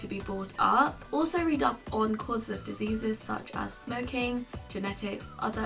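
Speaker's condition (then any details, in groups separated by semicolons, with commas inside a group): No condition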